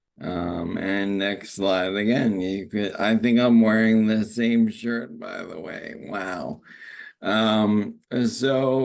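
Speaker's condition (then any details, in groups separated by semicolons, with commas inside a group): ALS; normal a year ago, no longer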